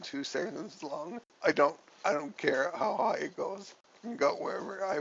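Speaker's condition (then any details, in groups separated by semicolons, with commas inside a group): Cerebellar ataxia from brain tumour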